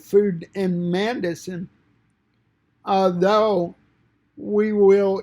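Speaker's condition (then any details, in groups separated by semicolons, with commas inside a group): Cerebral palsy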